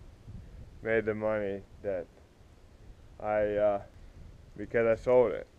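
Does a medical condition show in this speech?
Yes: cerebral palsy.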